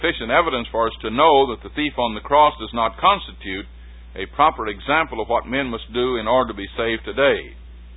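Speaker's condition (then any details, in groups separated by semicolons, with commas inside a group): No condition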